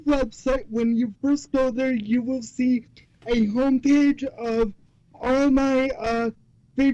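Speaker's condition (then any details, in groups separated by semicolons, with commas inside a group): Cerebral palsy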